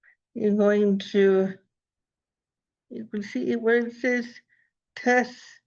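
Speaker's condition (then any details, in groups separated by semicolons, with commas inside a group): Cerebral palsy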